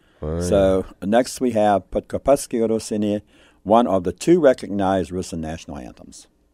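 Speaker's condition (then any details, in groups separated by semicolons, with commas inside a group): No condition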